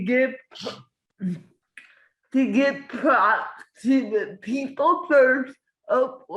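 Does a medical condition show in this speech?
Yes: cerebral palsy.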